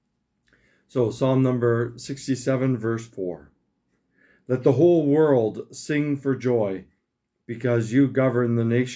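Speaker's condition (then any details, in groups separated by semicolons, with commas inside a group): No condition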